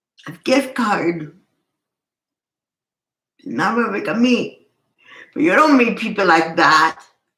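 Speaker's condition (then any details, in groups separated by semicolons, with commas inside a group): Cerebral palsy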